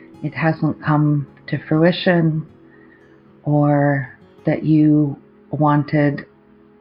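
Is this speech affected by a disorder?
Yes: aphasia after stroke; in recovery, in speech therapy, aphasia improving; aphasia getting a lot better, choir singing lost with aphasia.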